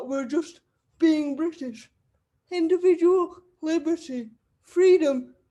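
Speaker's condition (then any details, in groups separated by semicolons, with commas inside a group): Cerebral palsy; wheelchair user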